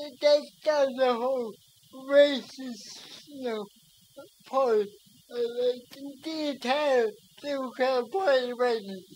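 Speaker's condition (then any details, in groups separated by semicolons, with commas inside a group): Cerebral palsy; speech affected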